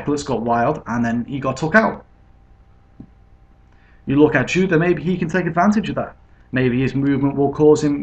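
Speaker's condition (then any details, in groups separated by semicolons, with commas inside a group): No condition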